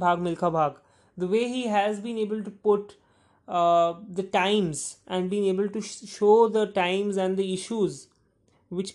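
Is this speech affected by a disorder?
No.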